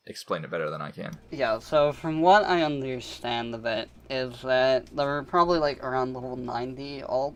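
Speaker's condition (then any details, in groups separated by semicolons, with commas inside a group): No condition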